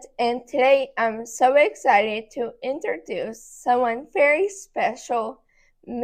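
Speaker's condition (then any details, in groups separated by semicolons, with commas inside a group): Cerebral palsy; hard to talk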